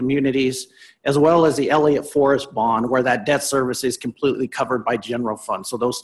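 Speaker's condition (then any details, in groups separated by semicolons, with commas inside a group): No condition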